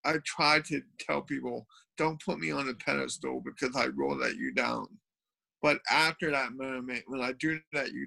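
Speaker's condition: Cerebral palsy; cerebral palsy since birth

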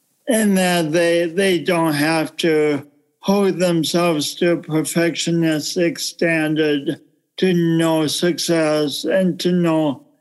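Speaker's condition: Cerebral palsy; from birth

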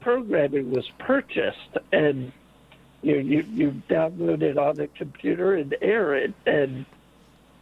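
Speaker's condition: Late-onset Pompe disease; onset age 5-6, misdiagnosed as muscular dystrophy at 23 for 26 years; infusion treatment, over 250 infusions, service dog Coppola from Canine Companions, physical activity limited

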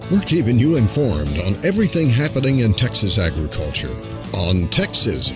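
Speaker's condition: No condition

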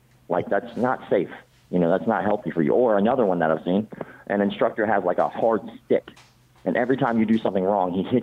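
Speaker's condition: Cleft palate; congenital

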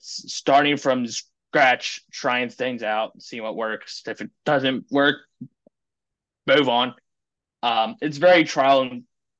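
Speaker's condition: Stuttering; lifelong stuttering, father also stutters; words sometimes take longer to come out, may look tense when getting stuck; prolonged sounds, blocks

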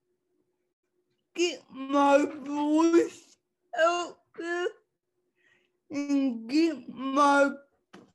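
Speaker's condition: Cerebral palsy; cerebral palsy since childhood

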